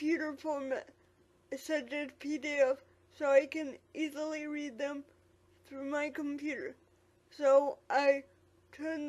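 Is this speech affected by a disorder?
Yes: quadriplegic cerebral palsy.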